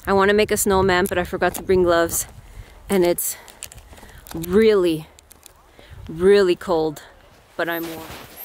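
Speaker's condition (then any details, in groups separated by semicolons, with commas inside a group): No condition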